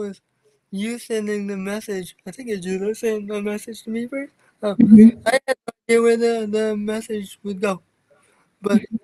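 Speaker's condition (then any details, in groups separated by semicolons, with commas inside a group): Cerebral palsy; from birth, wheelchair user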